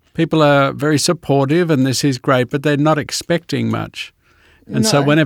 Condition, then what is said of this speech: None; typical speech.